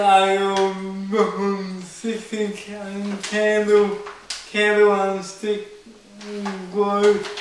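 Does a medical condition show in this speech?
Yes: cerebral palsy.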